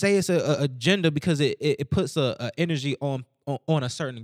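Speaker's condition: Stutter; self-studied leading conversation and hypnosis because of stutter; stutters while talking on recorded show, comfortable speaking before large audiences; repeated sounds, repeated words, prolonged sounds

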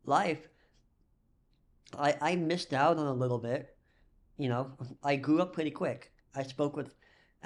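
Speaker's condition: Cleft lip and palate; missing muscles

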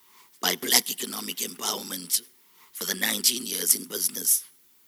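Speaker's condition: Total laryngectomy; speaking about 18 months

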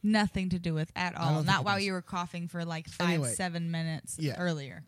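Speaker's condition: No condition

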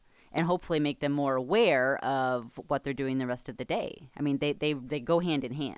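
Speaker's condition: No condition

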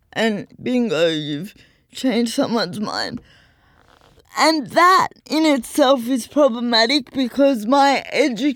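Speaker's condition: Cerebral palsy; no walking

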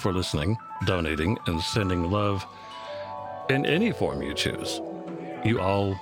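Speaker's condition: No condition

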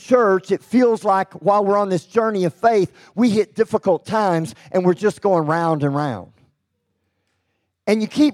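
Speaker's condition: Cleft lip and palate; preaches publicly, has preached in over 50 nations

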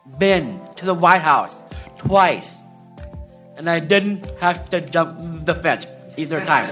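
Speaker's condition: Down syndrome; intellectual disability, processes information more slowly

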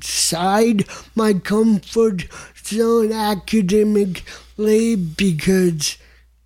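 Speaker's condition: Cerebral palsy; extensive speech therapy

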